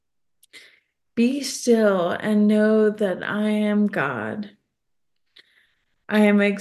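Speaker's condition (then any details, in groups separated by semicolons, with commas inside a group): ALS; progressive neurological disease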